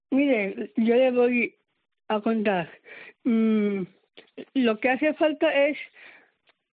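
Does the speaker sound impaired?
Yes: Down syndrome.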